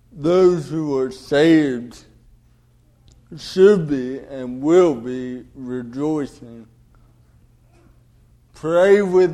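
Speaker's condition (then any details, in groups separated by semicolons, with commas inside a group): Cerebral palsy; cord around neck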